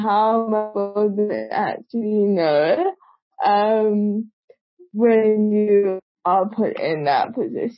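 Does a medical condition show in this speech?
Yes: cerebral palsy; present from birth.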